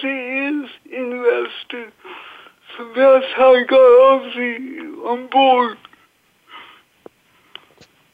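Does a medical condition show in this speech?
Yes: cerebral palsy.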